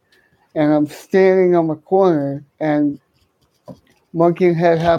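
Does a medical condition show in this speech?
Yes: cerebral palsy, hemiplegia.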